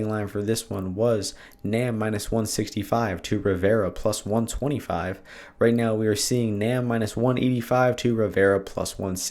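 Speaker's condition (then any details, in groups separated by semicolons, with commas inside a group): No condition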